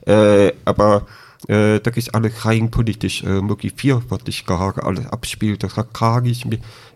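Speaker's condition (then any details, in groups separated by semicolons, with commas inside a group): Deafness with cochlear implant, congenital deafness; no sign language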